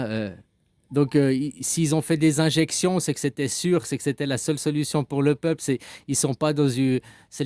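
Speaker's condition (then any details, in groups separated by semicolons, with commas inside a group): No condition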